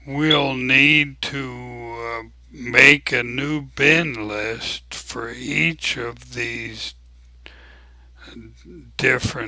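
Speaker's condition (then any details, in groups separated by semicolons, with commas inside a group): ALS; abnormally slow voice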